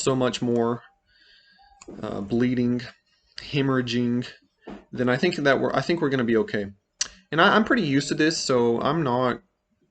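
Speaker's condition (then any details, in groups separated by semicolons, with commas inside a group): No condition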